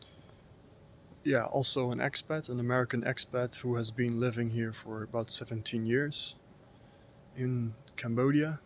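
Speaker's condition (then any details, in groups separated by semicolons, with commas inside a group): No condition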